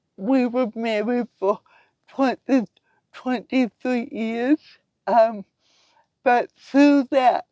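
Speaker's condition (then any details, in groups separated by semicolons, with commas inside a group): Cerebral palsy; from birth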